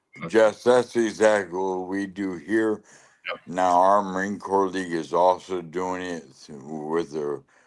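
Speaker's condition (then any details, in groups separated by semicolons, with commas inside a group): Lou Gehrig's disease (ALS); right side and left hand weakness, cane, leg brace; over 5 years since onset, stumbling when walking; voice going, slurring worsens with longer talking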